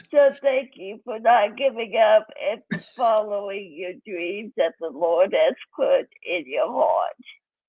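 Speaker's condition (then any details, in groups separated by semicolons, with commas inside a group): Cerebral palsy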